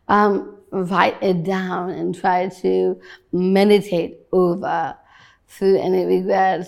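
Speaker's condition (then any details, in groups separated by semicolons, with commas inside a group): Down syndrome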